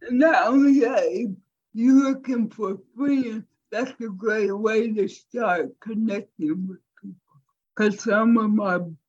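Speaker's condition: Cerebral palsy; voice sounds different

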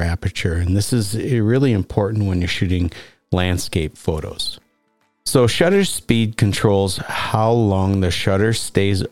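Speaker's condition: No condition

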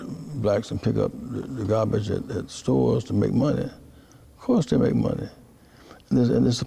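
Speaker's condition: Parkinson's disease; big stretches

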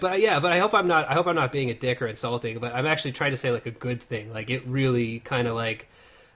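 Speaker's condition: No condition

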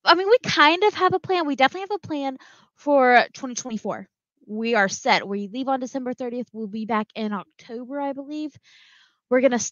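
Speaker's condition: No condition

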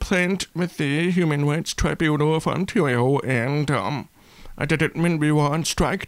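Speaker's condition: Deafness; brown cochlear implant on side of head

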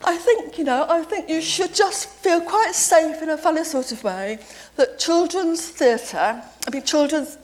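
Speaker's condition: Deafness; deaf since age seven

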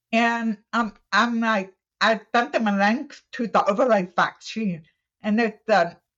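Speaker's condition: Deaf, cochlear implant user; uses cochlear implant

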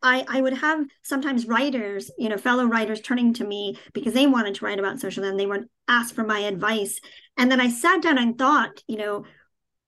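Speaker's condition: Cleft palate; hard to understand

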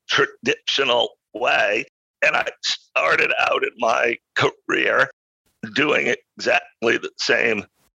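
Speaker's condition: Spasmodic dysphonia; voice choppy and broken, felt like seatbelt tightening around neck, talked less to protect voice

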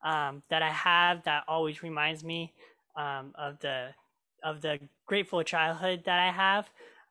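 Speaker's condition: Cleft lip and palate; lip scar remains

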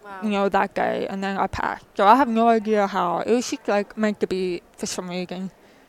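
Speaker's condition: Profound deafness, born profoundly deaf in both ears; congenital profound deafness in both ears, diagnosed in childhood after trouble hearing from behind, can hear music; spoken speech preferred over ASL, childhood speech lessons three hours away, five days a week

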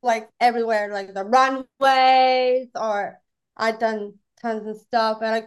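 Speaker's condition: Down syndrome; may be a little hard to understand, mother helps a little, host understood nearly everything, host once asked for a repeat

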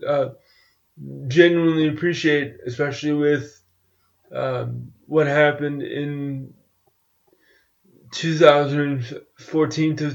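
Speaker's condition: Cerebral palsy; walks with crutches

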